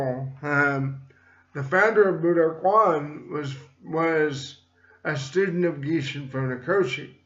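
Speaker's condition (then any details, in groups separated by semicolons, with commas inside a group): Cerebral palsy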